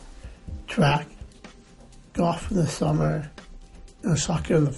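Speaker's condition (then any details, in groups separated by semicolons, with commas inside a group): Down syndrome; Down syndrome from extra chromosome, congenital heart disease, lung disease; recovered from COVID-19 after low oxygen, treated at Brigham and Women's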